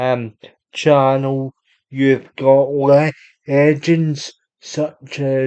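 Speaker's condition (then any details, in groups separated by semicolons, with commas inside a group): Cerebral palsy; unable to walk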